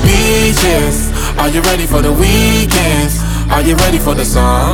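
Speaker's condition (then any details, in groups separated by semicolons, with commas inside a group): No condition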